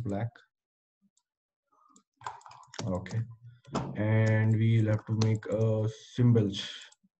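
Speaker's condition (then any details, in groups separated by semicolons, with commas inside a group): No condition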